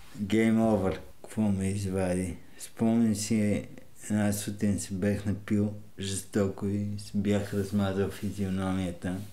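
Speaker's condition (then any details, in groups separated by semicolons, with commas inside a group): Cerebral palsy; oxygen loss at birth, stroke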